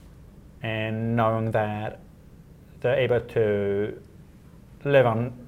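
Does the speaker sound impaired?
Yes: deafness; unable to make phone calls unaided; uses Roger Voice app captioning phone calls instantly.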